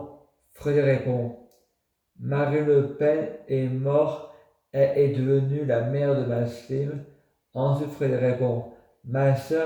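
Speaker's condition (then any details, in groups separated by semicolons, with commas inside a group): Multiple sclerosis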